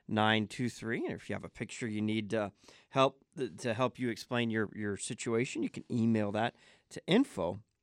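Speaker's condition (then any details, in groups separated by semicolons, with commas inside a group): No condition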